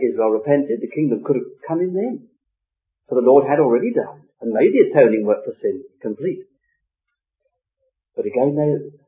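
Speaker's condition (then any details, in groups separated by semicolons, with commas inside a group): No condition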